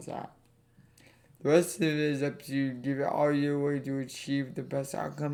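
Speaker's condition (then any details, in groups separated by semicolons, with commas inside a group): Cerebral palsy; affects legs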